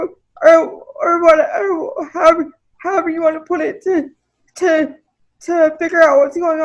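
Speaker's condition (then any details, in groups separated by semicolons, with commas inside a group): Cerebral palsy, spastic, mild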